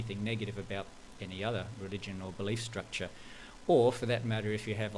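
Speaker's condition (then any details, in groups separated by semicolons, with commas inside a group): No condition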